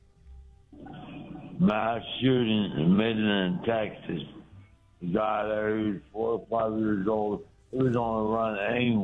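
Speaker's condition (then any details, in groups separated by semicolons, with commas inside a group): Speech impediment; cause unclear, stabbed by girlfriend and hit on head with ashtray years ago; calling in by phone to a radio show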